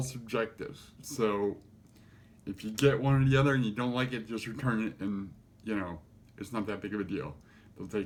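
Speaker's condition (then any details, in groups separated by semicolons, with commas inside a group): Cerebral palsy; affects gait and walking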